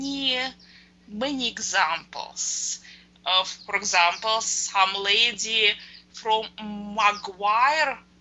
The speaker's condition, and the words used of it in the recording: Stuttering. Very positive, very positive, and I was a little bit afraid because I recently attained a great deal of fluency.